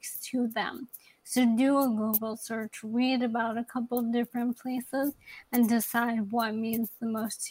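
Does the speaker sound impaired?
Yes: ALS; young onset.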